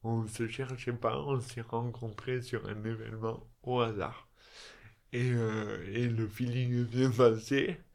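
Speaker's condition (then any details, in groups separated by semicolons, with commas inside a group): Dystonia; elocution difficulties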